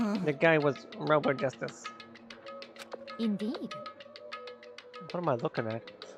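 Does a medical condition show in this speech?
No.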